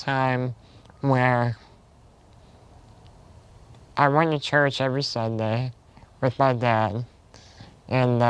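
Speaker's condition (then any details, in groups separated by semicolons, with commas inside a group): Spinal muscular atrophy type two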